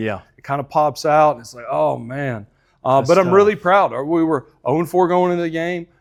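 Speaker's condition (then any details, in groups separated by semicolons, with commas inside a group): No condition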